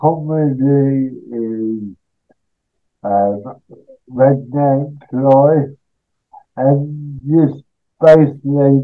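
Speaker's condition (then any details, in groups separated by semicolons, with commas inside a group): Cerebral palsy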